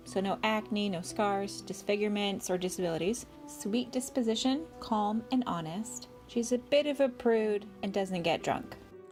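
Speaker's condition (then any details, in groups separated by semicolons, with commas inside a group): No condition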